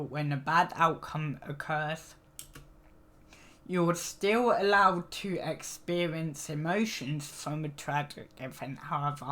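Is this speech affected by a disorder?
Yes: cerebral palsy; needs frequent rest.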